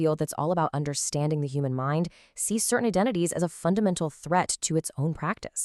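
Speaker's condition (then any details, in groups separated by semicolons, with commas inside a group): No condition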